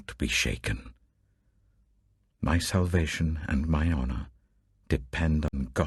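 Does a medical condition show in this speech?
No.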